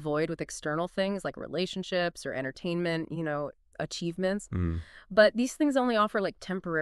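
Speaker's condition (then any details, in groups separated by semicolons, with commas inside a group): No condition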